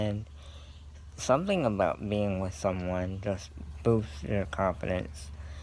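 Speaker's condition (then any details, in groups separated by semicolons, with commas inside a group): Cerebral palsy; scoliosis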